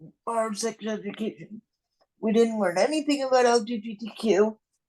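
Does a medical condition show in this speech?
Yes: cerebral palsy.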